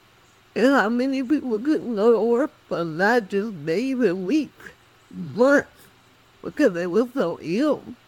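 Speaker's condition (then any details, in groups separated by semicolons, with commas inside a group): Cerebral palsy; speech affected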